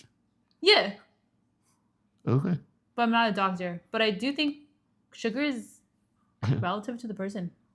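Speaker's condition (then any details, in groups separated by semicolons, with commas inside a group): No condition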